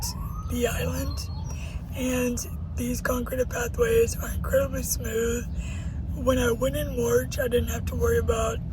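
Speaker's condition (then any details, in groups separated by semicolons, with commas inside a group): Cerebral palsy; uses a wheelchair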